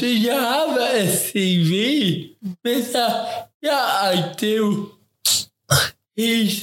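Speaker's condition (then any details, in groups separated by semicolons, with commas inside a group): Ataxic cerebral palsy; affects coordination, movement, posture and balance; interview taken very slow, word for word, as mother advised; affects talking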